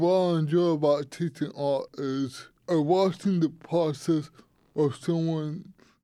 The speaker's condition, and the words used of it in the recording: Cerebral palsy. So it also affect my speaking, my walking, my hands.